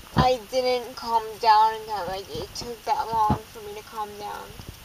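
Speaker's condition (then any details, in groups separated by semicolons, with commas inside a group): Cerebral palsy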